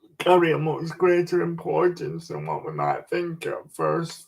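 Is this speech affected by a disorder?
Yes: cerebral palsy.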